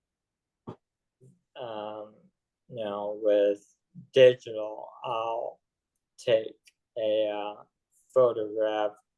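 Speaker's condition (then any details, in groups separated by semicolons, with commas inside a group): ALS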